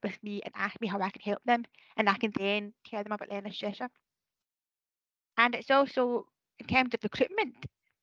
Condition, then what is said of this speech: Deafness. Sometimes my hearing impairment, it can affect my speech, so sometimes I can talk too fast, sometimes I'm not quite sure how loud or how quiet I'm talking